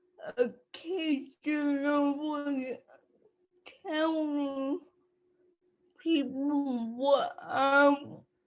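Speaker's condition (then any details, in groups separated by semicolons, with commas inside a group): Cerebral palsy; since childhood, uses wheelchair, affects mobility; speech affected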